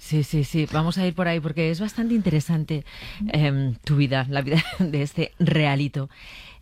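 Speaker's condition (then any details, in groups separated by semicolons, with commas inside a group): No condition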